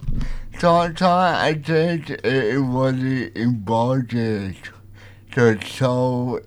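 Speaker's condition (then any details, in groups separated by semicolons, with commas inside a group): Cerebral palsy; interview partly own voice, partly typed audio on light writer device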